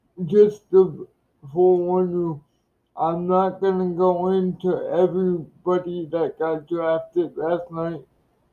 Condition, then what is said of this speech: Cerebral palsy. I talk not normal. That's because I have CP, and that's why I don't talk normal.